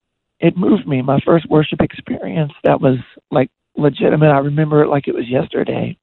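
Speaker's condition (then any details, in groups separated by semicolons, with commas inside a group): Voice disorder; progressive voice disorder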